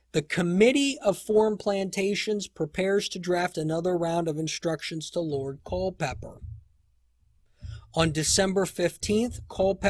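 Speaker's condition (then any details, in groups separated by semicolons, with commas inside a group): No condition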